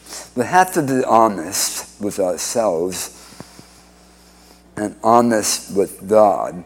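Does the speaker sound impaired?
Yes: speech impediment after cancer surgery; two-thirds tongue removed at Hartford Hospital.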